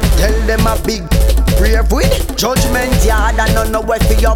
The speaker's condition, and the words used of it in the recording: None; typical speech.